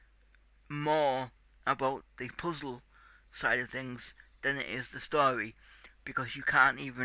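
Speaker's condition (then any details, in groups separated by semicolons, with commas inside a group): Cerebral palsy; tight muscles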